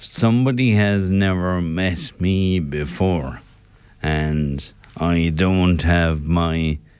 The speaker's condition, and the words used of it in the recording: ALS (motor neuron disease). So I reverted to my old drama days and started introducing a pause while I was speaking.